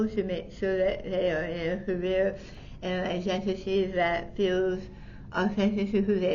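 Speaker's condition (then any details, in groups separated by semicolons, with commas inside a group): Tongue cancer surgery; partial glossectomy, over half tongue removed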